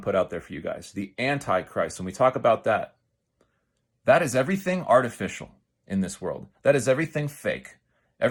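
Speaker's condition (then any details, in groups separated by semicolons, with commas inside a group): No condition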